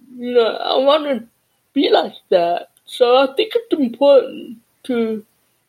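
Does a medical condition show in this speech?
Yes: deafness.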